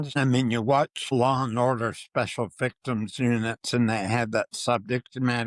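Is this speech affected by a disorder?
Yes: Parkinson's disease.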